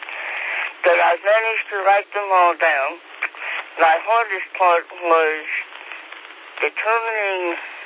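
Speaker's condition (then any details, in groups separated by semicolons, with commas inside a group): Speech impediment; apologizes for speech impediment while speaking on radio net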